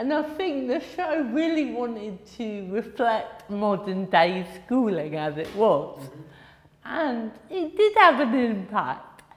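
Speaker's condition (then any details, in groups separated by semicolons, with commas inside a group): Cerebral palsy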